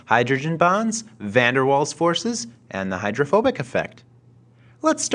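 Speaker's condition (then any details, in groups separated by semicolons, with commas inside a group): No condition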